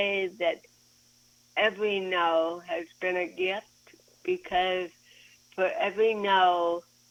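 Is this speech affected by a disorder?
Yes: cerebral palsy.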